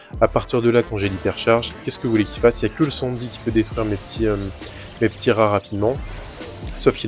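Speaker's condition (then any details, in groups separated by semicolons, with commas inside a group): No condition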